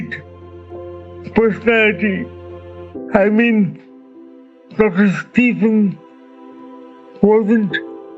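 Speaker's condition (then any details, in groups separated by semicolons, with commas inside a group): Cerebral palsy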